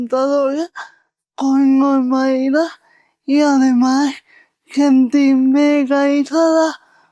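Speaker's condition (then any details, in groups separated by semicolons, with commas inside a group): Cerebral palsy; unchanged since earlier assessment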